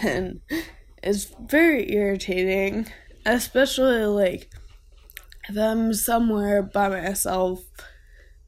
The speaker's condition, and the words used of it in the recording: Ataxia. As people would recognize, even though we are in a wheelchair and we have slurred speech, we like to have